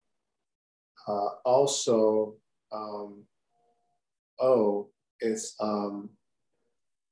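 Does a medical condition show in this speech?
Yes: aphasia; aphasia caused by stroke, therapies such as occupational therapy; says cannot speak.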